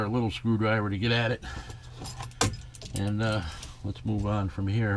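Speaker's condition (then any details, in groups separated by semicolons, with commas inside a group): No condition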